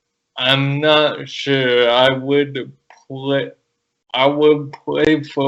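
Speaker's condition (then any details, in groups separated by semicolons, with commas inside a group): Cerebral palsy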